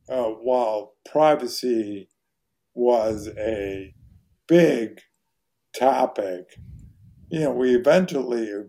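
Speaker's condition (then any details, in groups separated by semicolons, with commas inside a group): ALS; voice very hoarse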